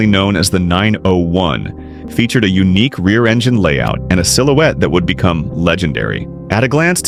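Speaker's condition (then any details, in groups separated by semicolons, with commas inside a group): No condition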